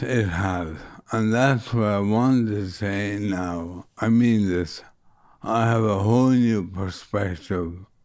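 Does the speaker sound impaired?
Yes: motor neuron disease; bulbar motor neuron disease, affecting throat and neck, about a year since onset, may later affect hands and legs; on medication, still mobile, legs unaffected, every meal a struggle; losing voice, ragged voice, sometimes hard to understand, speaking takes effort, hears own voice differently, swallowing affected.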